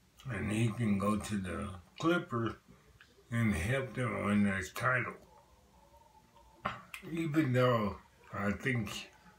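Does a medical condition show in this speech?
Yes: multiple sclerosis.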